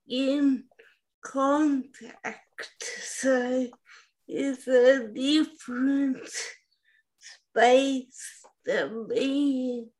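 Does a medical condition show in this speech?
Yes: spastic quadriplegic cerebral palsy; CP accent, sultry disability accent, listeners may need to listen closely.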